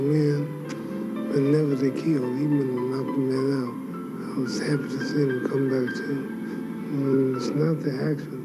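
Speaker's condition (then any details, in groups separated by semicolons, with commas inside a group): Parkinson's syndrome; sometimes slurred speech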